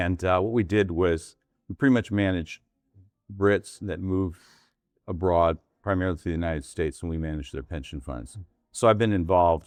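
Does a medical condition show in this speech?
No.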